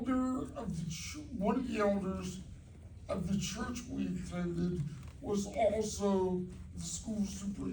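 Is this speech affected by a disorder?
Yes: cerebral palsy.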